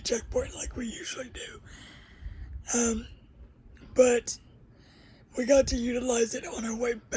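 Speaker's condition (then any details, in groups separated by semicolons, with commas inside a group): Cerebral palsy; uses a wheelchair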